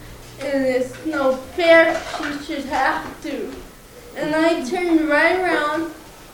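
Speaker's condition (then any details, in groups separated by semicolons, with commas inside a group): Cerebral palsy, mild; slightly slurred, harder to understand when excited and faster, easy to understand, took much work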